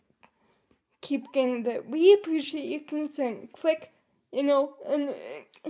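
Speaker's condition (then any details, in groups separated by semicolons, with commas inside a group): Cerebral palsy; able to articulate and speak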